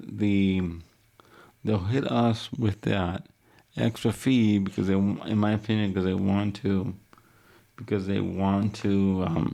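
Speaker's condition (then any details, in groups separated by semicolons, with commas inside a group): Cerebral palsy; wheelchair user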